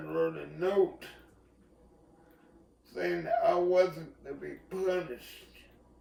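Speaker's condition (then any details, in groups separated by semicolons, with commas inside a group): Cerebral palsy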